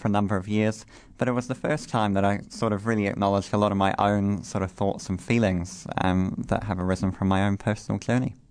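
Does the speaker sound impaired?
Yes: cleft lip and palate; congenital, lip and palate failed to join, bone graft at age 9, regular cleft clinic team reviews; host says speaks beautifully, cleft surgeon at age 12 doubted public speaking career.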